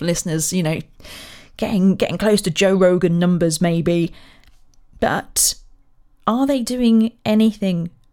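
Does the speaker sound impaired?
No.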